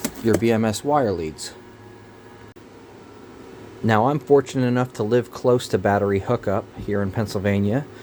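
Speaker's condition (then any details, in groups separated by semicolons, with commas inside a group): No condition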